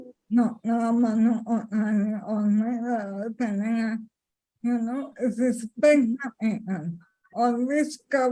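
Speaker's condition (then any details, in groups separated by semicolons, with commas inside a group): ALS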